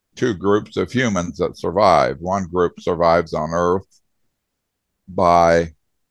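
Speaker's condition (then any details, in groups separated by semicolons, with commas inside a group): No condition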